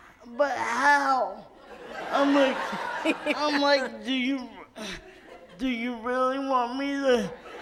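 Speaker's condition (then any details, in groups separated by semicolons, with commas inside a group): Cerebral palsy; from birth, uses wheelchair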